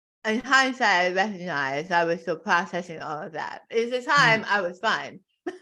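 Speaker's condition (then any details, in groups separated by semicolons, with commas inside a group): Tongue cancer; stage four tongue carcinoma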